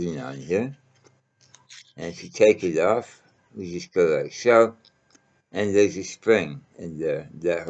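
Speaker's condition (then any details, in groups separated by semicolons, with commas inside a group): Mouth cancer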